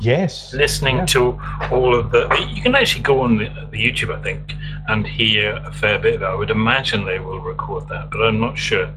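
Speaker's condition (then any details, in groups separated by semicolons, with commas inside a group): No condition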